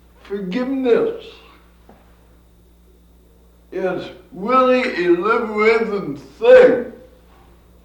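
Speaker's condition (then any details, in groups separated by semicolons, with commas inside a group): Cerebral palsy; from birth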